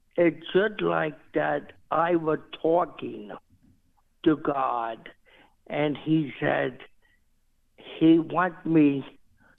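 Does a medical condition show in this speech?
Yes: cerebral palsy; walks independently, climbs stairs to top of Empire State Building.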